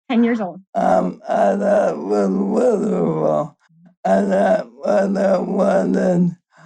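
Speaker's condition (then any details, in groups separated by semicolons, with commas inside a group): ALS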